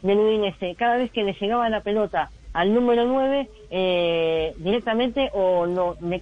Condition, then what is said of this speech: Cleft palate. Y todavía tiene el labio leporino, es decir, no le han corregido lo del labio.